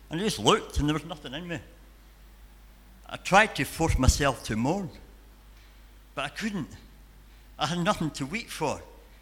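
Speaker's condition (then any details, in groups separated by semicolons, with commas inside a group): Cleft palate and cleft lip; frequent childhood hospital stays at dental hospital in Edinburgh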